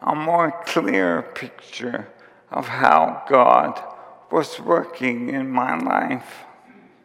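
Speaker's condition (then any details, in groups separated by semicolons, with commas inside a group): ALS; onset with tiredness and clumsiness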